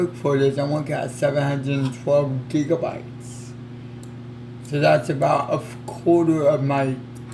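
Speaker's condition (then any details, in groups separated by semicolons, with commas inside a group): Cerebral palsy; affects legs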